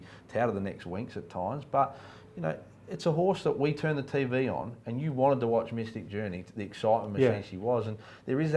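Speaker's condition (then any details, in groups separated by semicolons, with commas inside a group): No condition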